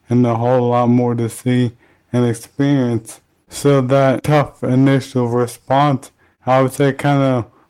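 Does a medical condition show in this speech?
Yes: ALS; young onset, diagnosed age 29, progressive neurodegenerative, affects walking, speech and eventually breathing; about two years since diagnosis, age 31, voice banking underway for future speech device; still speaking, speech loss expected, breathing failure expected, tracheotomy with 24-hour care and suctioning anticipated.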